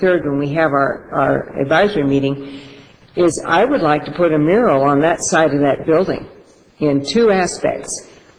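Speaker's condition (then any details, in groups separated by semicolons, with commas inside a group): No condition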